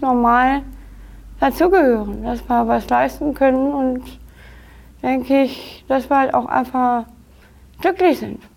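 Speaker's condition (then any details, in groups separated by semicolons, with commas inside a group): Down syndrome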